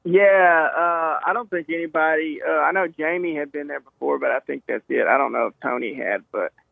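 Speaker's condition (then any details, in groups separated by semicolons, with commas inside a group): No condition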